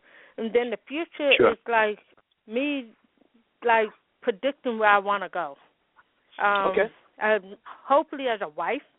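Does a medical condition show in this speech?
Yes: hearing loss with speech impediment; congenital hearing loss, umbilical cord wrapped around neck at birth, hearing aids since 15 months; wears hearing aids, learned sign language at four; speech impediment caused by hearing loss.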